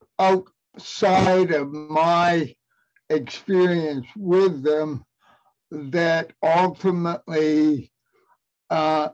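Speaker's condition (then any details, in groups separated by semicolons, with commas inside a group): Cerebral palsy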